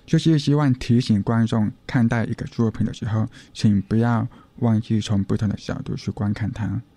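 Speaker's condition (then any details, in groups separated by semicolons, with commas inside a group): Hearing impairment; wears hearing aids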